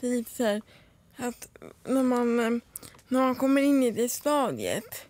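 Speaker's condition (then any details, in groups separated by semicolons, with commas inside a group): Cerebral palsy; wheelchair user, partial walker use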